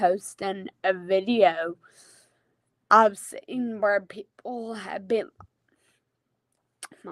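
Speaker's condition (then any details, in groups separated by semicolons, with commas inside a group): Friedreich's ataxia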